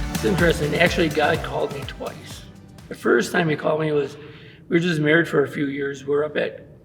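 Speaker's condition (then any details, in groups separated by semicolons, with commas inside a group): No condition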